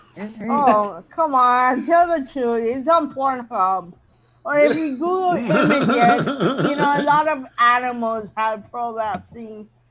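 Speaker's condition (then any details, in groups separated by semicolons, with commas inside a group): Mild cerebral palsy; mild, born prematurely, helmet and braces in childhood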